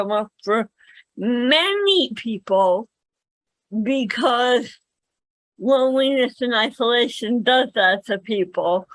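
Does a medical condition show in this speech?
Yes: cerebral palsy; speaks better than types.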